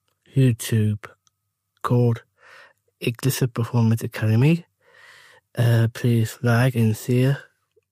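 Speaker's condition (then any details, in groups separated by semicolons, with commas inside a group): Down syndrome; age 21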